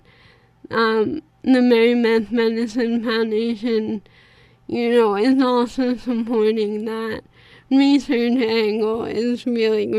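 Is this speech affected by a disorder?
Yes: ALS; bulbar onset, minor ENT nose surgery; progressive, treatment slowing progression; impeded, more nasal speech, cognition intact.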